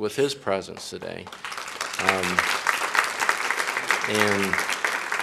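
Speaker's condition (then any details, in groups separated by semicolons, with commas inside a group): No condition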